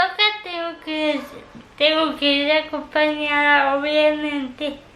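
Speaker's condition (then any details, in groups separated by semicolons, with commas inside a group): Cerebral palsy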